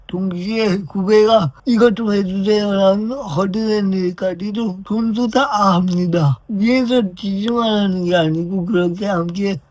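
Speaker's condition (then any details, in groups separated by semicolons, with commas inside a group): Brain lesion disability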